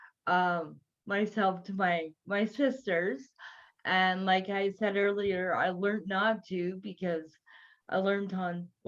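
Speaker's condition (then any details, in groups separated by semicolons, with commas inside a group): Cerebral palsy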